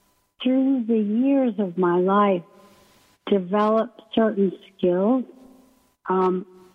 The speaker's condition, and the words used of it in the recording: ALS (motor neuron disease). So my breathing is affected by the ALS.